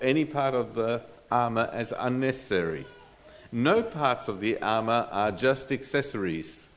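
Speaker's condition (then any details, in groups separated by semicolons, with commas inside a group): No condition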